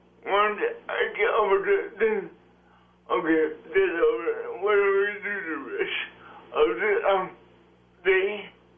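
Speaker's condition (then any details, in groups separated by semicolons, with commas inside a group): Cerebral palsy; wheelchair user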